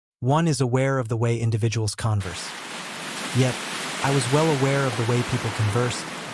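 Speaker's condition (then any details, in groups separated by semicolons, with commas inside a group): No condition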